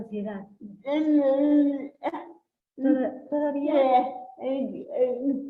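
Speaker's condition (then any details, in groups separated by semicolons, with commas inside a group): Cerebral palsy; since birth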